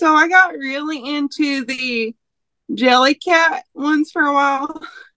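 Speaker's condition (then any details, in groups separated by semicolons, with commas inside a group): Cerebral palsy; no speech dictation software at present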